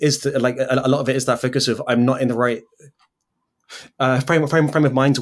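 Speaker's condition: Stutter; speech impediment; disfluent moment noted during this recording; makes recording podcasts difficult, still runs own podcast; repeated sounds

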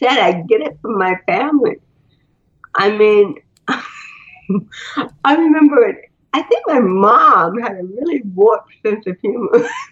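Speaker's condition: Cerebral palsy; titanium neck limiting looking up

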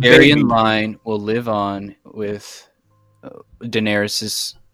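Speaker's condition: No condition

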